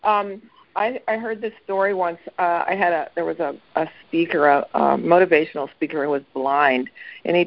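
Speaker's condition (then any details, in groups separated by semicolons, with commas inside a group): No condition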